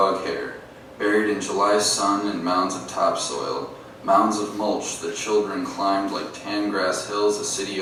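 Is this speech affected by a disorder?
No.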